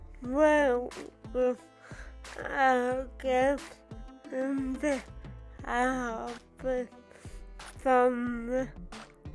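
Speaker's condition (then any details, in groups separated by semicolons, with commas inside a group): Cerebral palsy; from birth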